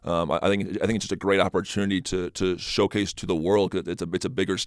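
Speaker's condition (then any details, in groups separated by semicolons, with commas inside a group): Stutter; trips over words, can't get words out off the cuff, less when prepared, confident; repeated sounds, repeated words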